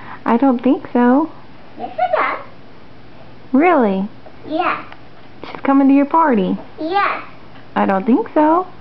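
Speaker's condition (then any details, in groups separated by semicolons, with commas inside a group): No condition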